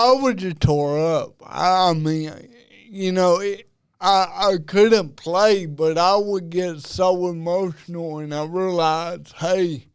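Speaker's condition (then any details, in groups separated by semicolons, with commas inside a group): Cerebral palsy; diagnosed at about age two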